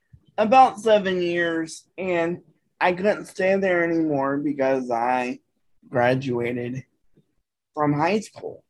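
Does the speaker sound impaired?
Yes: cerebral palsy; age 33, uses adaptive voice dictation apps on phone and computer for typing.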